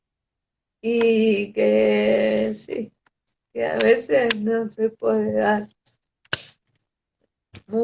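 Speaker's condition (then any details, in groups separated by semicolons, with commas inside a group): Cerebral palsy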